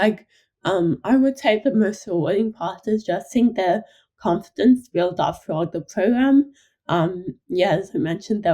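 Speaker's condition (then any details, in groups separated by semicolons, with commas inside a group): Ataxic cerebral palsy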